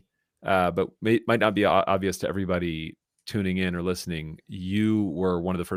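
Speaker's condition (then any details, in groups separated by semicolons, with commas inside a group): No condition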